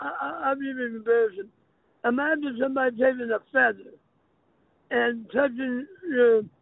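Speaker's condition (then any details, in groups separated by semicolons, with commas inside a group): Throat cancer; sometimes chokes up while speaking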